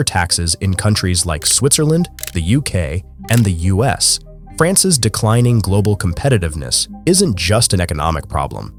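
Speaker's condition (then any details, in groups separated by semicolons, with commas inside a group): No condition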